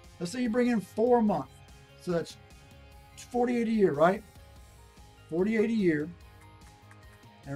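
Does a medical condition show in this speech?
No.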